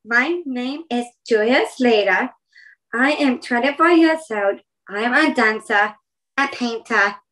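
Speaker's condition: Down syndrome; extra chromosome

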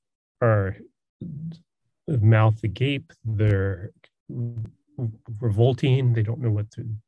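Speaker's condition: Stutter; markedly less coherent speech around age 20 to 21; blocks, repetitions, pauses while speaking, otherwise conversational and coherent; blocks

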